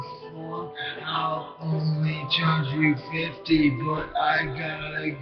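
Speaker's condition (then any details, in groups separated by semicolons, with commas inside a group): Brain injury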